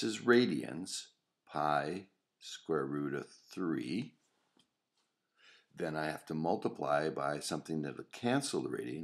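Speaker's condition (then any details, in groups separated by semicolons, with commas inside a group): No condition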